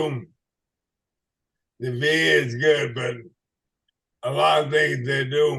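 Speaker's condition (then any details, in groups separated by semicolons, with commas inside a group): ALS/MND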